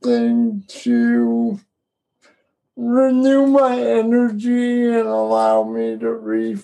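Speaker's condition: Cerebral palsy; adaptive yoga with breath work

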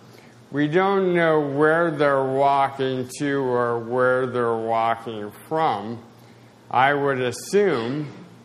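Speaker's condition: Spasticity, mild

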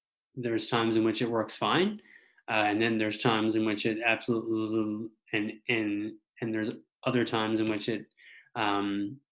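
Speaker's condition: Stuttering; severe fluency problem diagnosed in grade school, speech therapy about 4 to 5 years; stutter pretty fine during recording; severity varies day to day, phone calls and meeting new people hard, sometimes cannot get words out; repeated words, prolonged sounds

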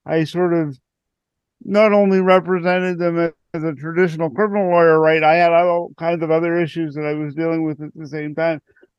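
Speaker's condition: Cerebral palsy; also motorized wheelchair

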